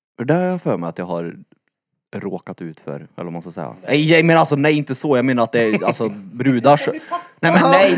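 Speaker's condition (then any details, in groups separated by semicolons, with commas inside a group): No condition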